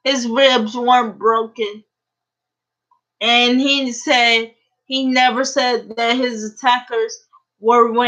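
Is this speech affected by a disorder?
Yes: cerebral palsy; uses a wheelchair.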